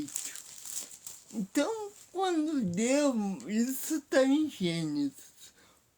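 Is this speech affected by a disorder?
Yes: paralysis.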